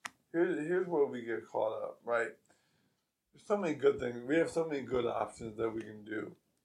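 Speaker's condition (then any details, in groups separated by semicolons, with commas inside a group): ALS; progressive weakness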